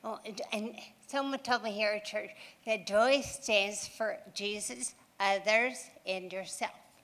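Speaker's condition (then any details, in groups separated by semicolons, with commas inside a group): Ataxia; hereditary progressive, from father, degeneration of brain nerve cells controlling muscle coordination, found by neurological testing; halting, slurred speech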